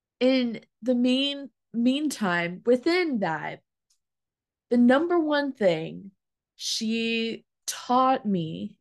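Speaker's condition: Stuttering; including blocks; more overwhelming than other stuttering, talking exhausting, fear of speaking; repeated sounds, prolonged sounds, blocks

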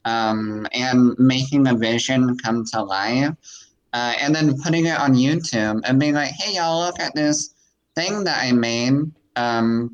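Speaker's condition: Cleft palate; congenital cleft palate

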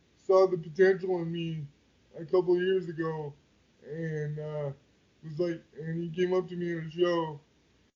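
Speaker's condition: Quadriplegic cerebral palsy; raising funds for ramp system to access inaccessible stages

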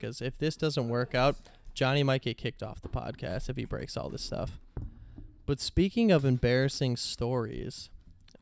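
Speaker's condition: No condition

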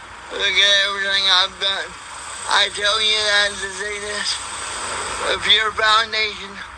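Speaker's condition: Cerebral palsy; from birth, electric wheelchair since age 6, dyslexia, cannot read, unable to play traditional sports

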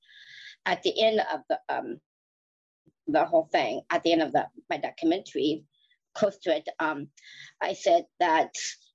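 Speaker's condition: Down syndrome; flat feet

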